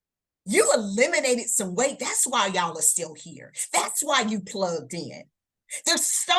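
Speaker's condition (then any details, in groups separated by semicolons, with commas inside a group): No condition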